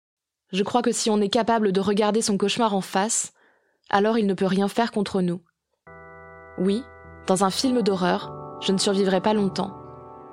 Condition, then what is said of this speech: None; typical speech.